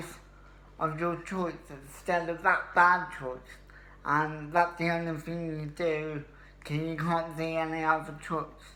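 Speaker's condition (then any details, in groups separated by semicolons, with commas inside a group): Cerebral palsy; obvious speech impediment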